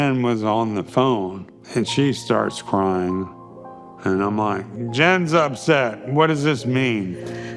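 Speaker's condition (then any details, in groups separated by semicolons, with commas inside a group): ALS; onset with falls and right hand weakness; may lose speech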